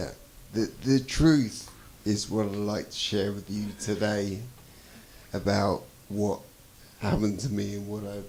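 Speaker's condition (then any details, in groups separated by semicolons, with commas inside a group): Traumatic brain injury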